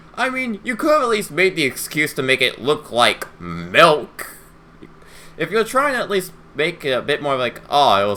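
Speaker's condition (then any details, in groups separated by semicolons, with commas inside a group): No condition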